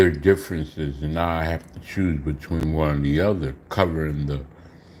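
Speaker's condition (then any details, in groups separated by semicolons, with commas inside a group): Slurred speech; still slurs words occasionally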